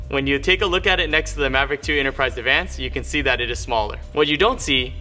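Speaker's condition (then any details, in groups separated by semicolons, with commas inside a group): No condition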